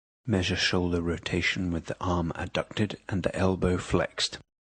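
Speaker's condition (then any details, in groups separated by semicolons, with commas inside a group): No condition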